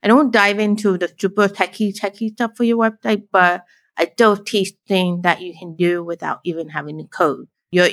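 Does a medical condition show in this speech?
Yes: deafblind, born deaf; can speak, signing easier than speaking English in videos.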